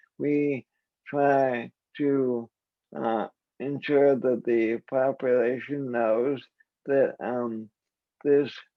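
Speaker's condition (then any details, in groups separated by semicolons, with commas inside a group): ALS; voice and hands affected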